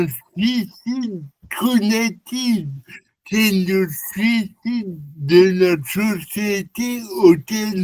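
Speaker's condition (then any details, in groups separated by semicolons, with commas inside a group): Cerebral palsy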